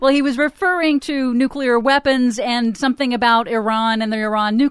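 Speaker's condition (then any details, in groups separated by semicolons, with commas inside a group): No condition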